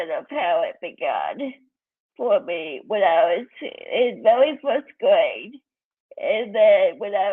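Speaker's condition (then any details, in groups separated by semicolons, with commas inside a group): Cerebral palsy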